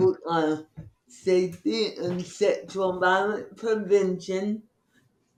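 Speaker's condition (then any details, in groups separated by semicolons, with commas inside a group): Cerebral palsy; from birth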